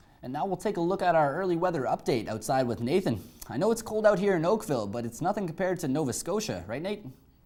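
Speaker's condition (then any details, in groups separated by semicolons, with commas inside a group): No condition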